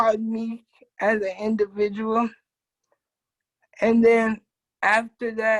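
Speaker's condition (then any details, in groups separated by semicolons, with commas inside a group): Cerebral palsy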